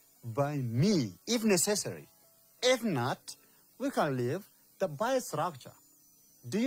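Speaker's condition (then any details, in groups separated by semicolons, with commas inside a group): No condition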